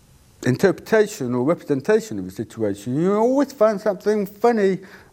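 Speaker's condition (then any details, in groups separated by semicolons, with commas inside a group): Deafness; cannot hear own voice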